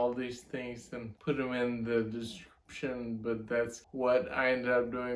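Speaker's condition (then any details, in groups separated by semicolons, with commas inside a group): Friedreich's ataxia; fine motor difficulty, needs pressure relief; sits for long periods, uses button hook, ankle rolling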